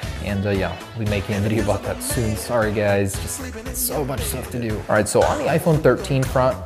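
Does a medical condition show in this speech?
No.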